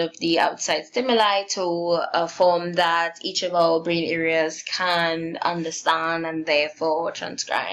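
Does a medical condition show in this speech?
No.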